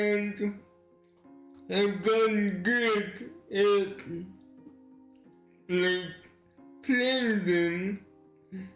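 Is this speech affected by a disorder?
Yes: cerebral palsy.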